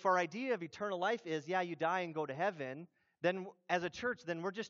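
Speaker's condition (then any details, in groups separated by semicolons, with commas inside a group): No condition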